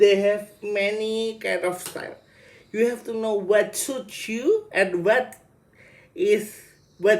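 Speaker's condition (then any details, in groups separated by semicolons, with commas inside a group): Cerebral palsy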